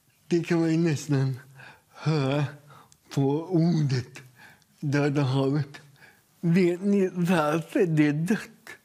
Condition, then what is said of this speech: Cerebral palsy. Ni kanske bara trodde att jag talade danska.